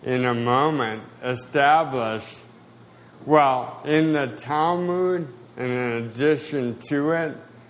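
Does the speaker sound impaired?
Yes: spasticity, mild.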